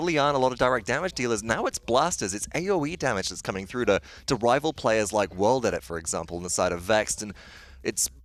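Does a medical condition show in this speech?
No.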